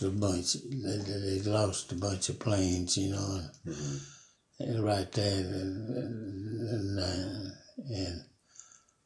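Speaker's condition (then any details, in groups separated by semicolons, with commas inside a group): Parkinson's; about 5 years since onset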